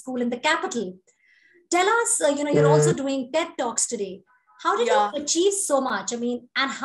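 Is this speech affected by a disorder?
No.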